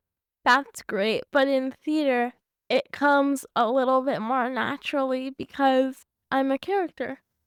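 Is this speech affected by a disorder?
Yes: cerebral palsy.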